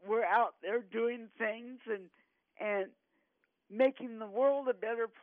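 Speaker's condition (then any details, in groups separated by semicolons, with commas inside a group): Cerebral palsy; since birth; 18 years of speech therapy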